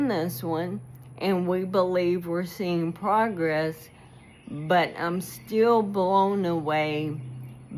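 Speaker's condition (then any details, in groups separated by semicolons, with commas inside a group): ALS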